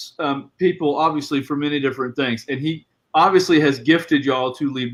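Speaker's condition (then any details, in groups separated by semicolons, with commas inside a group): No condition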